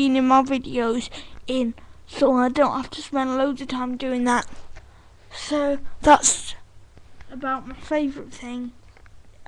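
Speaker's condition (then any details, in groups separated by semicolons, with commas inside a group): Cerebral palsy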